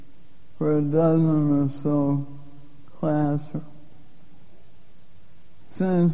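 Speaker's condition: Lou Gehrig's disease; given 3 to 5 years to live

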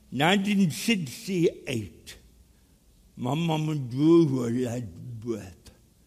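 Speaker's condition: Cerebral palsy; stillborn, born dead first 18 minutes of life

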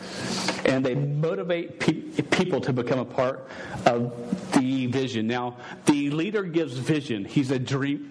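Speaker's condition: Stuttering; long-standing stutter, present over 24 years, once fought calling to teach because unable to talk; says words would come out all wrong and different if he tried witnessing speech; repeated sounds, prolonged sounds

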